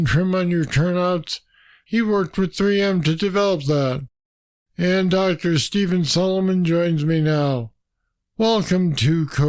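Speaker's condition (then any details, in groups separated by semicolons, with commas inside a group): Parkinson's disease; deep brain stimulators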